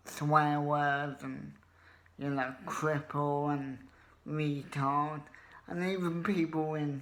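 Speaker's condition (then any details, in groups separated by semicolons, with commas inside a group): Cerebral palsy; obvious speech impediment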